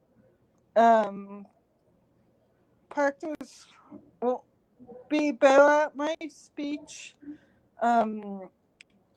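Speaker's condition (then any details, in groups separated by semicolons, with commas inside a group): Cerebral palsy; since birth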